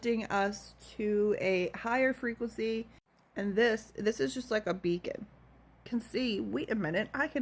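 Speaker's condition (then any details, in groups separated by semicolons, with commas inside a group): No condition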